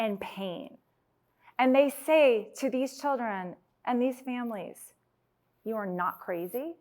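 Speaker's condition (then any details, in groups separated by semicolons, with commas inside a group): No condition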